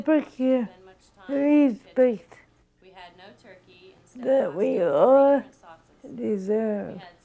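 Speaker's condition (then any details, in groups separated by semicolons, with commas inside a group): Cerebral palsy; severe speech impediment, hard to understand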